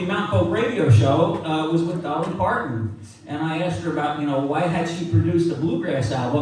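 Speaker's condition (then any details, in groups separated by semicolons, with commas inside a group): No condition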